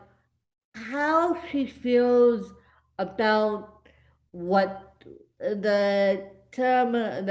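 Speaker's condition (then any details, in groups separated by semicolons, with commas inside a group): Cerebral palsy, mixed, moderate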